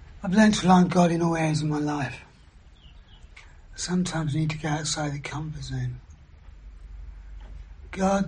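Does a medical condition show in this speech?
Yes: throat cancer surgery, vocal injections; cancerous neck tumour, operations at Guy's, radiotherapy, one vocal cord half paralysed, deaf one ear, BAHA hearing aid; years after treatment, three vocal cord injections, swallow disorder, chokes on food; whispered after surgery, two or three words per breath, injections now allow full sentences.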